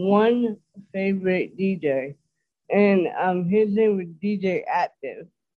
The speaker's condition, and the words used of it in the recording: Dysarthria. But yeah, I have a speech impediment called dysarthria.